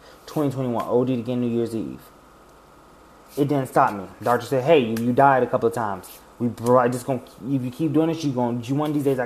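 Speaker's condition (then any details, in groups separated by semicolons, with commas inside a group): No condition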